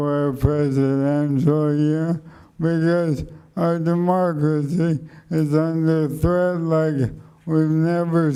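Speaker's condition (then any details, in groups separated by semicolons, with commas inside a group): Motor neuron degeneration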